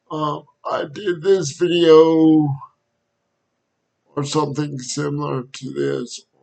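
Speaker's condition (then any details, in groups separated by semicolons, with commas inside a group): Cerebral palsy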